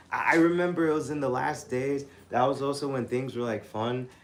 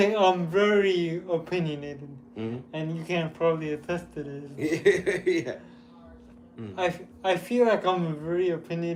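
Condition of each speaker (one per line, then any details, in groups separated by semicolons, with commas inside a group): No condition
Cerebral palsy; with developmental delay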